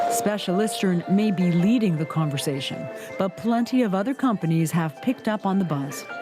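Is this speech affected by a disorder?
No.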